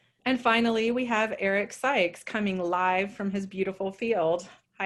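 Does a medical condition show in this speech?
No.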